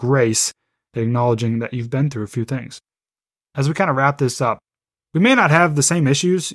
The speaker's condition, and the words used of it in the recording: No condition.